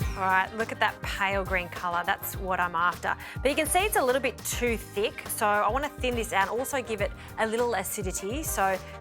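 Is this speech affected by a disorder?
No.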